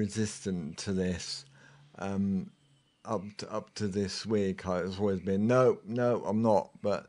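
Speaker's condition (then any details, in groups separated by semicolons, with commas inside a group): Motor neurone disease; progressing, walks only a few steps; speech audibly deteriorating, breathing capacity down to 42%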